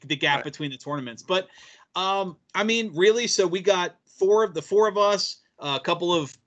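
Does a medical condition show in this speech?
No.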